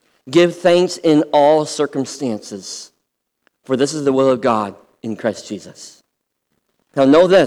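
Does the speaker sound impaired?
Yes: cleft lip and palate; congenital.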